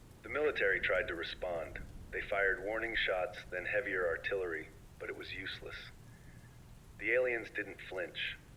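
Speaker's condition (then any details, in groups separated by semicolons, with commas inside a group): No condition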